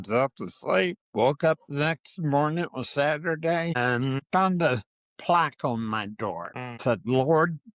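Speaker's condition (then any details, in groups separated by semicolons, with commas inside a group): Parkinson's disease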